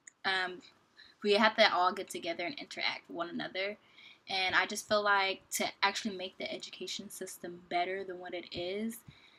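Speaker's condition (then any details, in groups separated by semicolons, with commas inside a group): No condition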